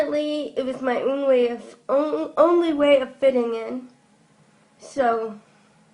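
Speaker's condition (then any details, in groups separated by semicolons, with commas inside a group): Cerebral palsy; from birth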